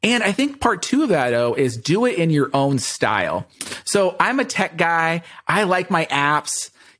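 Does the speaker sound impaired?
No.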